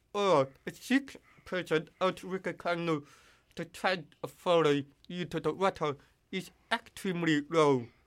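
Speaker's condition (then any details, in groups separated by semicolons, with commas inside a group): Hearing loss with cochlear implant; cannot judge own voice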